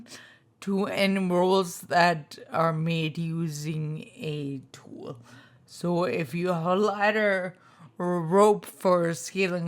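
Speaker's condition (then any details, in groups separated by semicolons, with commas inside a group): Spinocerebellar ataxia type 2, SCA2; tongue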